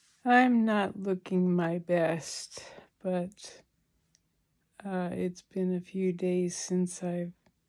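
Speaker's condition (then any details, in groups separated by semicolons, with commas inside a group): ALS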